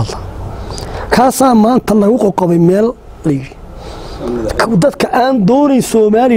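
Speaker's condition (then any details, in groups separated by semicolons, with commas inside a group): No condition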